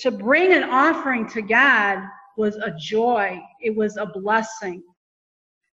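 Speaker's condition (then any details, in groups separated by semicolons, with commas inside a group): No condition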